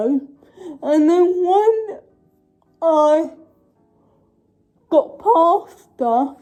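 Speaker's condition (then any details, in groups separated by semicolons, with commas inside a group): Cerebral palsy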